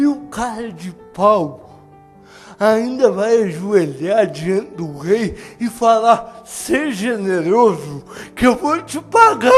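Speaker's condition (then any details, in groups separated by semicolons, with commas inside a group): Cerebral palsy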